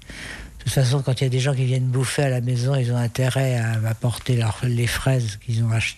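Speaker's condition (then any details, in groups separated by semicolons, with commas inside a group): Parkinson's disease; noticed through trouble cycling on Île de Ré, can no longer ride a bike, uses wheelchair; rate sometimes slightly slowed, possibly from medication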